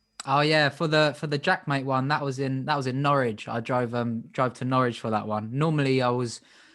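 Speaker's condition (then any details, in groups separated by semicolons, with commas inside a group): No condition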